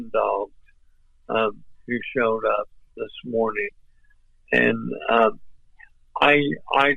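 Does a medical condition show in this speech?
Yes: ALS; voice off but clear and understandable.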